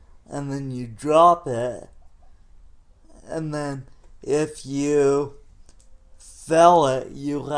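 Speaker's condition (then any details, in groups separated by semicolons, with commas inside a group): Cerebral palsy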